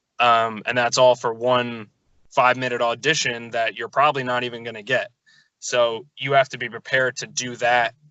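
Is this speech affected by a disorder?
No.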